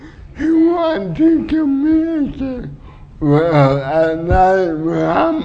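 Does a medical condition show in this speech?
Yes: cerebral palsy; uses wheelchair.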